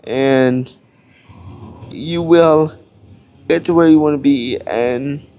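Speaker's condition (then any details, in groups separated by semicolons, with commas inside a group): Cerebral palsy; cannot walk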